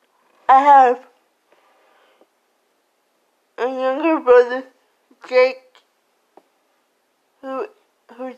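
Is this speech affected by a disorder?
Yes: cerebral palsy; slurred speech.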